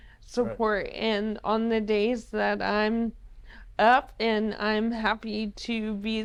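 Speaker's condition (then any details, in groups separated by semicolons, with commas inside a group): ALS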